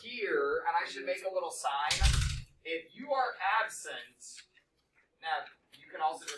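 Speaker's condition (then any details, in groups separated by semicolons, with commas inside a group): No condition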